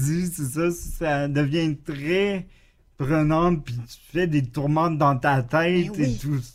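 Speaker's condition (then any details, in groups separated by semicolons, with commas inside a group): Cerebral palsy; acquired after chickenpox with intense fever at three weeks old, wheelchair user; expresses himself very well, good vocabulary per co-host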